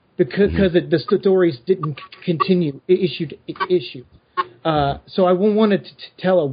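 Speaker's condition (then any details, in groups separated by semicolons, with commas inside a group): Stutter; apologized for so listeners not think of audio issues; repeated sounds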